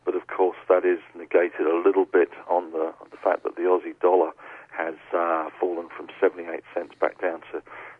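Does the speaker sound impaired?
No.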